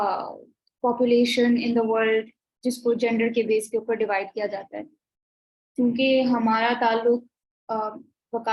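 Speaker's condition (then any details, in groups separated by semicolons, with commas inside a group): No condition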